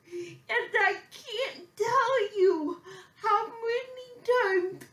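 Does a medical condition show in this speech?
Yes: physical speech impairment.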